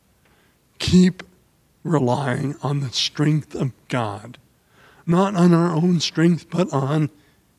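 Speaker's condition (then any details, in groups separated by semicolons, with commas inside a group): ALS; voice affected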